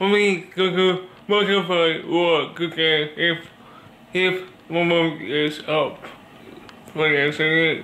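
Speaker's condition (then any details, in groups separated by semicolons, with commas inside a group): Cerebral palsy; speech disability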